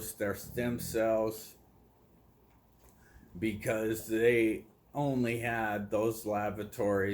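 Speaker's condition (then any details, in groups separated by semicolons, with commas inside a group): ALS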